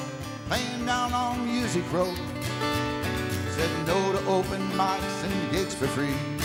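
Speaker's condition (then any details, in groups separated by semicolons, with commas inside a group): No condition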